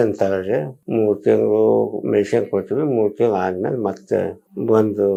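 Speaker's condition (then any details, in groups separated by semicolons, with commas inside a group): Tongue cancer surgery; soft food only, eating difficult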